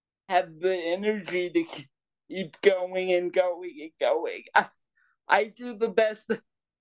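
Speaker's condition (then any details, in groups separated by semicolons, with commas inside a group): Cerebral palsy; power wheelchair since age five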